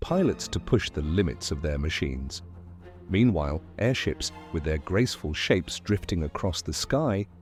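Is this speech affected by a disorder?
No.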